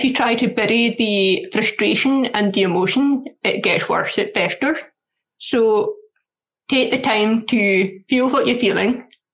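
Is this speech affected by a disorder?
Yes: deafness; struggles hearing loudspeakers, often needs repetition, accent in foreign languages.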